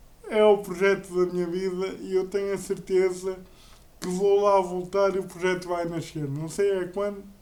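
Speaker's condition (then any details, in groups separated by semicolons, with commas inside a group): Cerebral palsy; uses a wheelchair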